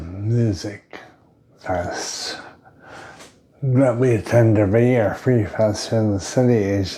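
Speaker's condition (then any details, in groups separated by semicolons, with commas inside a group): Brain injury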